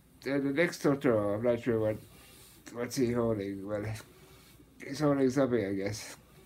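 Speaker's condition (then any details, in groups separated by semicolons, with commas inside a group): Muscular dystrophy, Duchenne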